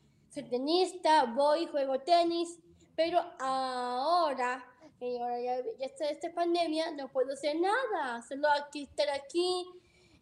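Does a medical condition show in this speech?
Yes: Down syndrome; ongoing therapies.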